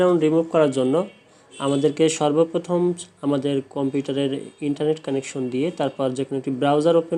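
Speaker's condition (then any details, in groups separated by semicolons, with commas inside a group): No condition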